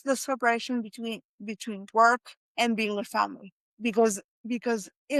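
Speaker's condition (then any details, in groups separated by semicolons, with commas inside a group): Quadriplegic cerebral palsy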